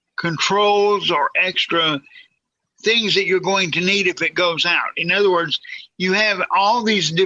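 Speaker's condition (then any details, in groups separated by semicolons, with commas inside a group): Cerebral palsy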